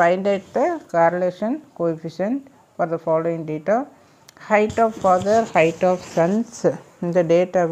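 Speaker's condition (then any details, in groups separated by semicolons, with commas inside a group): No condition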